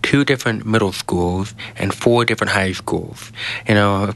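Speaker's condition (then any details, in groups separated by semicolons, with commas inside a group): Genetic hearing loss; congenital genetic 90% hearing loss inherited from father, diagnosed almost age two, no cochlear implant; speaks well after years of therapy, trouble understanding unfamiliar accents on phone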